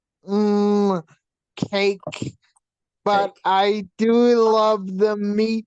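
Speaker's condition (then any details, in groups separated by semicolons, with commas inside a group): Hydrocephalus with shunt failure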